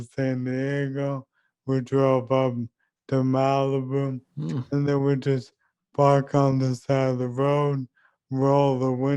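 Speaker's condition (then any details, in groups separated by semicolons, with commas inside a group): ALS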